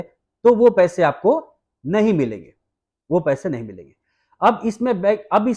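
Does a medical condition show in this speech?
No.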